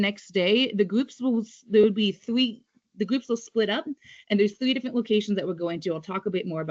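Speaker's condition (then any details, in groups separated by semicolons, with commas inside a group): No condition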